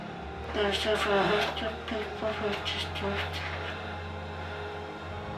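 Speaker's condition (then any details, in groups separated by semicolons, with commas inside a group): Fus ALS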